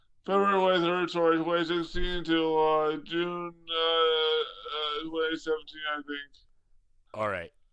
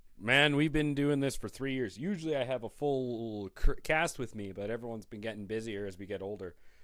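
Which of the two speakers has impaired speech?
The first: traumatic brain injury; car crash; walking and talking again; speaking sometimes difficult, must slow down.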